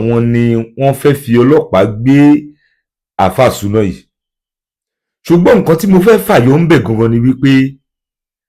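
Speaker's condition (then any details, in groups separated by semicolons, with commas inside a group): No condition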